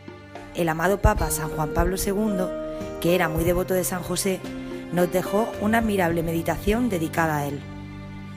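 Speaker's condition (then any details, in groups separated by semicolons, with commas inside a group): No condition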